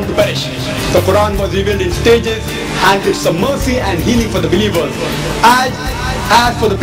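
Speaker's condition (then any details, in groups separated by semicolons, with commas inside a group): No condition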